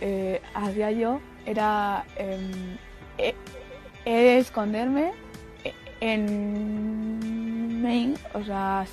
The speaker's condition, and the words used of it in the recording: Stuttering. Tengo 19 años y tartamudeo y yo no me callo.